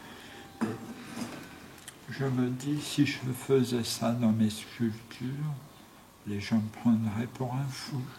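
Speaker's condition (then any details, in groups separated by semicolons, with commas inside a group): Tongue cancer; tracheostomy after surgery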